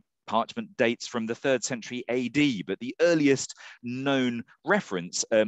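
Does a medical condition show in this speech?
No.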